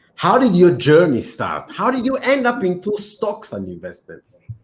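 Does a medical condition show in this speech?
No.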